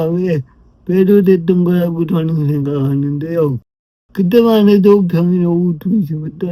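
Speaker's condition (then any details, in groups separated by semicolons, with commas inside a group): Brain lesion disability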